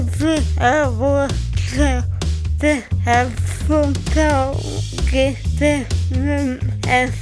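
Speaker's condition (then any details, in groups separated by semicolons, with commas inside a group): Cerebral palsy; from birth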